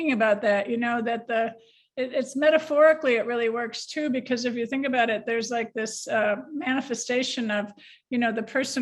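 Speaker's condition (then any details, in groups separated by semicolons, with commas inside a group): No condition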